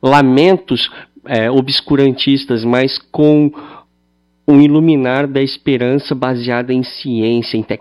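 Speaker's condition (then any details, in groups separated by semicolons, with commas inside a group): Cleft lip and palate; congenital cleft lip and palate, treated from childhood as USP patient at rehabilitation hospital in Bauru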